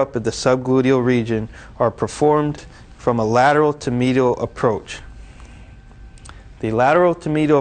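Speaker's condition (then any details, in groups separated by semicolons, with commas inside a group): No condition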